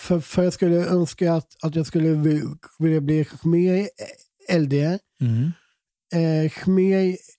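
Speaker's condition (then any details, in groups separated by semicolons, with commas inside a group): Down syndrome; 32 years with condition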